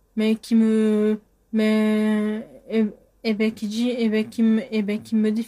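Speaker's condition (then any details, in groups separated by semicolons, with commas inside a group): Cluttering and stuttering; stuttering since about age 12-13, cluttering identified later during therapy; in speech therapy, cluttering more bothersome than stuttering; rapid cluttered speech, extra, cut or forgotten words, often asked to repeat, hard to understand; prolonged sounds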